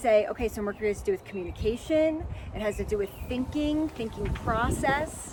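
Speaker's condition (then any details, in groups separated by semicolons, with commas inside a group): No condition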